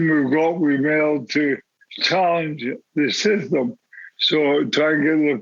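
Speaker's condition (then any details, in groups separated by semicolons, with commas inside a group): Motor neurone disease; still able to speak, eat and drink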